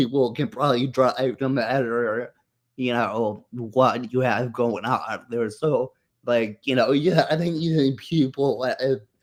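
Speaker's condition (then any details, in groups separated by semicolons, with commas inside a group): Muscular dystrophy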